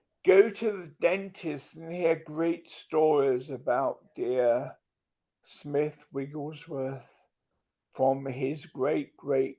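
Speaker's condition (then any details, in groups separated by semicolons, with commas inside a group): Multiple sclerosis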